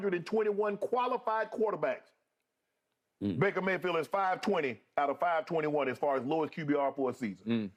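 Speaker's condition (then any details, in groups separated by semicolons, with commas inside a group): No condition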